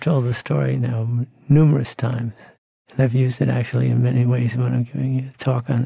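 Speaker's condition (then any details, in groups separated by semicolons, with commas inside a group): Parkinson's disease; possible REM sleep signs about ten years earlier, handwriting became illegible; voice once decent, now fuzzy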